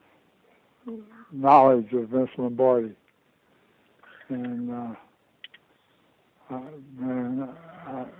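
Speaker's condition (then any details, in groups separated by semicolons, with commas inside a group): Parkinson's disease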